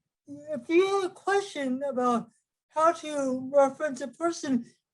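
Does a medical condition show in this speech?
Yes: cerebral palsy; affects ability to speak.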